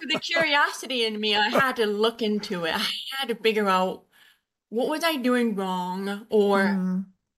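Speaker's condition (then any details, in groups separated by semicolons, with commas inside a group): Usher syndrome, born deaf; Usher syndrome type 2, deaf or hard of hearing from birth, hearing aids from age 2, sign language; diagnosed at 19, retinitis pigmentosa, night blindness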